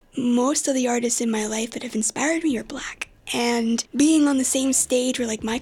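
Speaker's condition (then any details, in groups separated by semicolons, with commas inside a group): No condition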